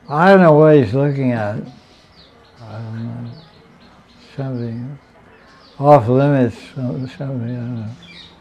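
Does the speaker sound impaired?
Yes: deafness; relies on audience feedback for volume.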